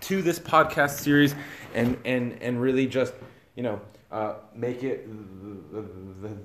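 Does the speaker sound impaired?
Yes: stuttering; stutter since second grade; stutters most from fear of stuttering, not situational nervousness, advises two deep breaths; here repeated sounds.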